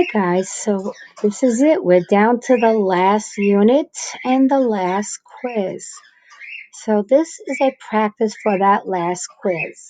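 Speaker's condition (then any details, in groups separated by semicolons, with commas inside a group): No condition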